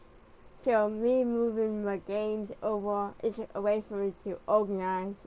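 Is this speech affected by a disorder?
Yes: cerebral palsy.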